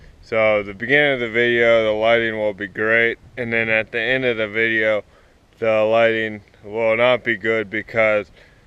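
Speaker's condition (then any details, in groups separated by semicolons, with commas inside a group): Cerebral palsy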